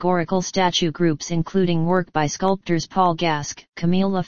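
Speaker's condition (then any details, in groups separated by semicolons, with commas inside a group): No condition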